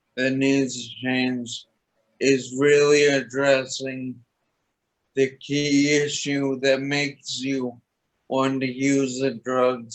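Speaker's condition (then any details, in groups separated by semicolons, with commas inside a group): Toxic leukoencephalopathy, locked-in syndrome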